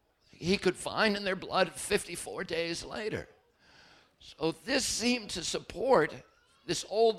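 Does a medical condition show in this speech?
Yes: spasmodic dystonia; voice trembles.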